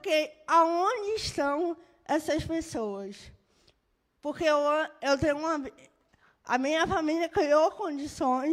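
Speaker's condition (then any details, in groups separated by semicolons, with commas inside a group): Cerebral palsy; birth brain injury; moderate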